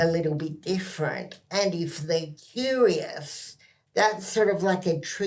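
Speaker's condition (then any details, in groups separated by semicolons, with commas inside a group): Cerebral palsy, spastic quadriplegia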